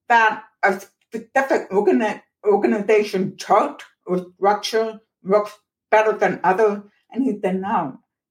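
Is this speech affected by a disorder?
Yes: profoundly deaf, born profoundly deaf; speaks rather than signs, cannot hear to talk on phone, uses texting instead.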